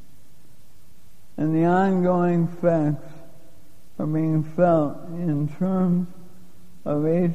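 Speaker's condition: Lou Gehrig's disease; given 3 to 5 years to live

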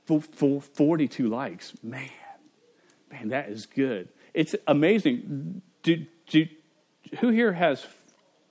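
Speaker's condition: Stutter; stutter since age five; repeated sounds

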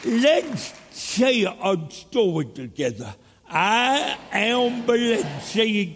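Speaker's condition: Cerebral palsy; speech impediment

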